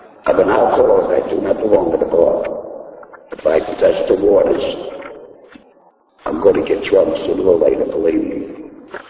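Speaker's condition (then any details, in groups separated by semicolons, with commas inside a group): Laryngectomy; voice box removed by surgery, speech device placed in throat; talks with throat device, needs thumb to talk; taught to talk with throat device, cannot talk without thumb, earlier voice loss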